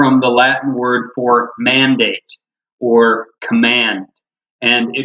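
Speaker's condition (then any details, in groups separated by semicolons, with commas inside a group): No condition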